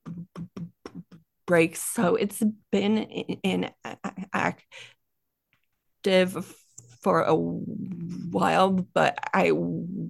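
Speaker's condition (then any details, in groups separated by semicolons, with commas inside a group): Stuttering; stutter since childhood, more severe when younger; prolonged sounds, blocks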